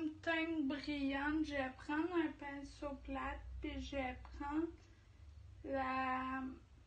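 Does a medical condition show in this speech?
Yes: ataxia; degenerative.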